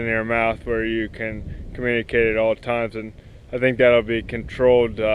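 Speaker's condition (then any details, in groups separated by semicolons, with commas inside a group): Cerebral palsy; spastic, affects walking and legs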